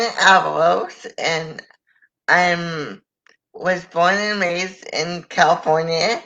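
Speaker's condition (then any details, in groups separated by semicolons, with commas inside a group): Cerebral palsy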